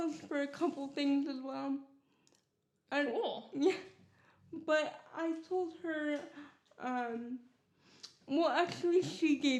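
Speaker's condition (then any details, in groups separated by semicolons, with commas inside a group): Cerebral palsy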